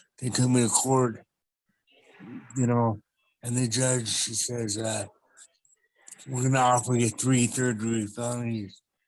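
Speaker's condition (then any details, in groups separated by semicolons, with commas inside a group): Traumatic brain injury; car crash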